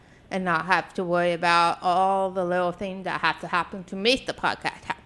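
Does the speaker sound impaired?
Yes: deafness; speaks really well, deafness often unnoticed.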